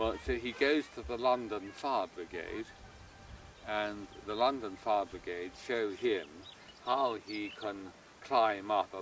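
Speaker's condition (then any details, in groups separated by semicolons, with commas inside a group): No condition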